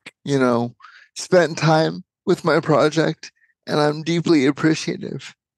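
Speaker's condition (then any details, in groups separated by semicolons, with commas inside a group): Cerebral palsy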